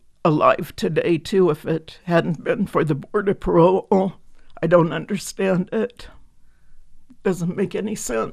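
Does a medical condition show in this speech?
Yes: spasmodic dysphonia; vocal cord tremor; voice straining from emotion mixed with condition.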